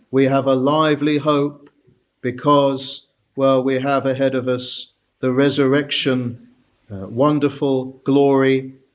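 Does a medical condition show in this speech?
No.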